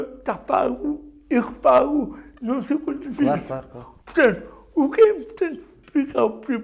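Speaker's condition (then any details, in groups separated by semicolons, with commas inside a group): Cerebral palsy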